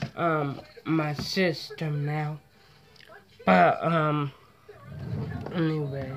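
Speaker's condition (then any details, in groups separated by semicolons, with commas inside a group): Mild cerebral palsy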